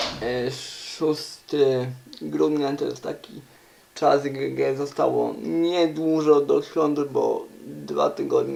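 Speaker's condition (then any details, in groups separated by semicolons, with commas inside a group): Cerebral palsy; uses wheelchair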